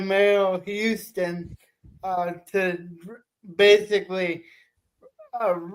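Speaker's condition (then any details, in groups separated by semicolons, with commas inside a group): Cerebral palsy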